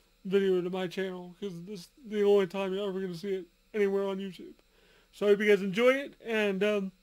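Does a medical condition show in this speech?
Yes: cerebral palsy.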